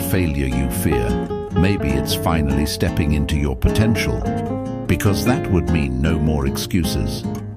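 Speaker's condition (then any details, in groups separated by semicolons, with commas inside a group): No condition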